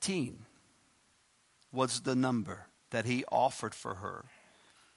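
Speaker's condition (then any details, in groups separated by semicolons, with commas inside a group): No condition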